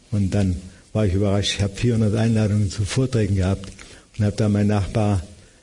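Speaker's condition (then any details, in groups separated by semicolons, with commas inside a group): Parkinson's disease; diagnosed at age 57, began with resting hand tremor, confirmed by brain imaging; about 16 to 17 years since diagnosis, tremor-free on stage, almost daily falls, reduced mobility; host asks for his voice to be made louder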